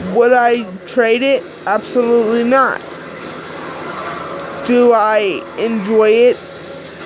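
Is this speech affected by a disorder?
Yes: cerebral palsy.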